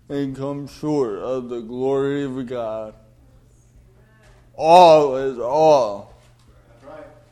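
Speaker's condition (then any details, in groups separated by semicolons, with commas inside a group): Cerebral palsy; delayed development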